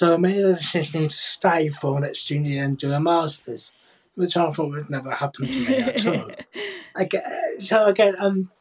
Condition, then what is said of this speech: Cerebral palsy. With having the deafness was that, as you can tell, I speak quite clearly and I speak quite well.